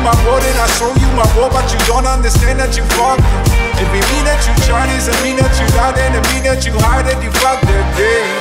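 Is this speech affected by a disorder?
No.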